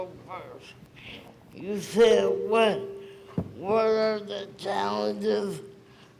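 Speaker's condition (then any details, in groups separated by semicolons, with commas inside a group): Cerebral palsy; present from birth, premature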